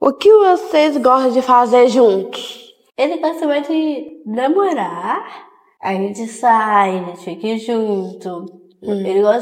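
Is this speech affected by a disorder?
Yes: Down syndrome; diagnosed at birth.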